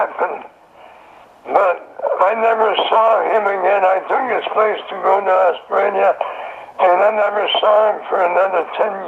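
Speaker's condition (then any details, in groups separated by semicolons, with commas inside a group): Throat cancer; survivor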